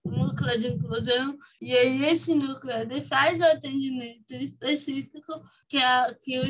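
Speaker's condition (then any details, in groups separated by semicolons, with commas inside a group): Cerebral palsy; from birth, motor sequelae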